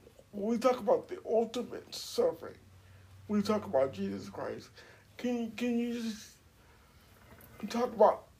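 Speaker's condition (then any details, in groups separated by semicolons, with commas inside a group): Cerebral palsy; uses wheelchair, age 42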